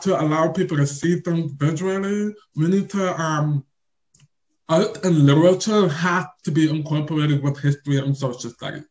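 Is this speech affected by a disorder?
Yes: deaf or hard of hearing; family not fluent in signing.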